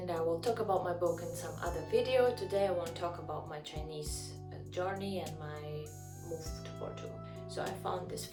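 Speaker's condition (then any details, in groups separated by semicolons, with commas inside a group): No condition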